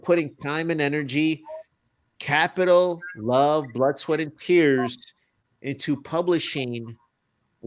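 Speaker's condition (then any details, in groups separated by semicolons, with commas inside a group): No condition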